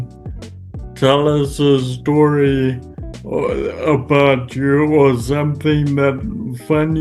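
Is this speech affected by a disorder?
Yes: Friedreich's ataxia; spasticity.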